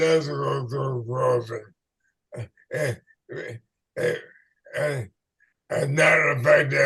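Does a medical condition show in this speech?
Yes: ALS/MND.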